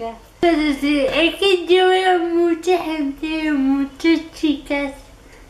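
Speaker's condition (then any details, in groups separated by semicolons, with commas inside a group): Cerebral palsy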